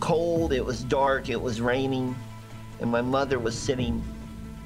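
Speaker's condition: Bilateral cleft lip and palate; congenital

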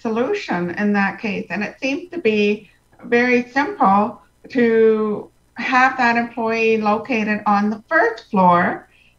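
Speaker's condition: Profound hearing loss; congenital, present from birth

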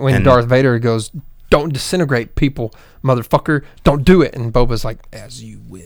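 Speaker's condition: No condition

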